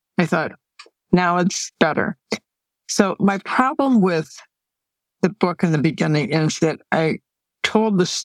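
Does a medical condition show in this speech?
Yes: Broca's aphasia after stroke; severe quarter-sized stroke, Broca's area, walked with cane, physical therapist one year, right hand typing impaired; over 3.5 years post-stroke, aphasia nearly overcome after neurofeedback, still dealing with aphasia; early: understood others, spoke little or nothing, knew words but could not form them, word-finding difficulty.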